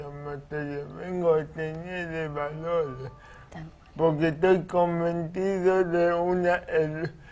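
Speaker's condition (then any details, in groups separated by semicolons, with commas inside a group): Cerebral palsy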